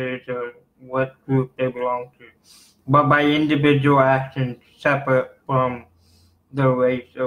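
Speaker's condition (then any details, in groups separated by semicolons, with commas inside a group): Cerebral palsy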